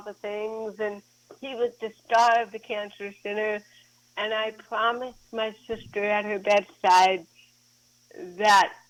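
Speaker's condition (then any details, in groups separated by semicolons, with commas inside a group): Cerebral palsy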